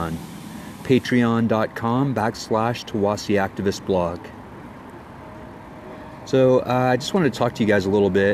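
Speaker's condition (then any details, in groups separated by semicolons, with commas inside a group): No condition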